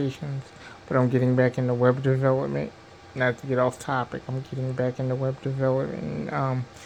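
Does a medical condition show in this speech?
Yes: cerebral palsy; diplegia.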